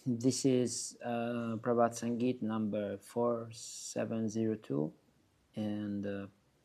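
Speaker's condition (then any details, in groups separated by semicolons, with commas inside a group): No condition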